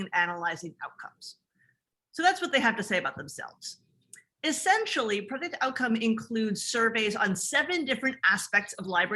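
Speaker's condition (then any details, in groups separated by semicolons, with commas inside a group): No condition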